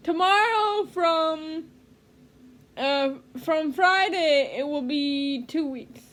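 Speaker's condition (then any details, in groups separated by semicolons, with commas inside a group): Cerebral palsy; speech therapy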